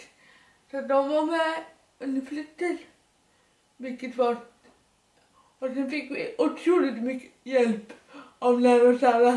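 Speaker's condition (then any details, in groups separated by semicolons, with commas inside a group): Dyskinetic cerebral palsy, severe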